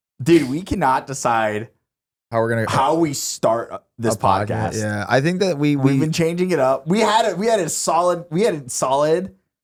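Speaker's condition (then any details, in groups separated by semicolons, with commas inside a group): No condition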